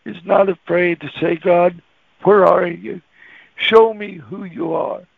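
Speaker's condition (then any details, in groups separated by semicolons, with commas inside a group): Cerebral palsy; staggers when walking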